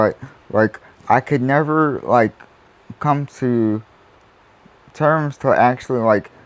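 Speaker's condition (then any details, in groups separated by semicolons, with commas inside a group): Cerebral palsy; spastic quadriplegic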